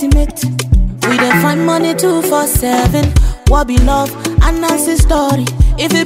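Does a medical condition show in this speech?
No.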